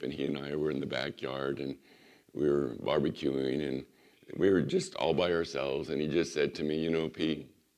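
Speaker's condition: Vocal cord surgery recovery; resting voice

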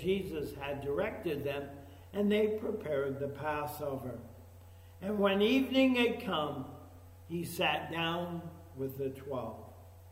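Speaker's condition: ALS; emergency room visit after aspirating breakfast, only shallow breaths, could not breathe deeply

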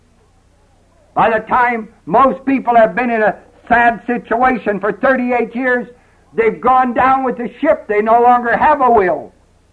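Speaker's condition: No condition

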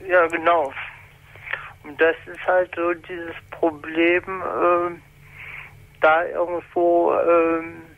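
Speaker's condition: Spastic paralysis since birth; mainly in hands

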